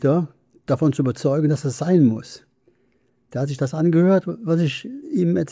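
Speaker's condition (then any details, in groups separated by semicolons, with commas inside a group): Parkinson's disease; numbness right foot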